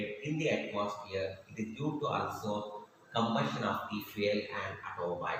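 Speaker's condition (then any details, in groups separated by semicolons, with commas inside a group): No condition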